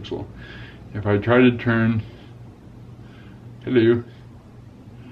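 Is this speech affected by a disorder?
Yes: cerebral palsy; affects gait and walking.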